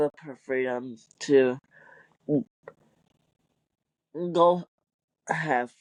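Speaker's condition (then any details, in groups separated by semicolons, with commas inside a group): Cerebral palsy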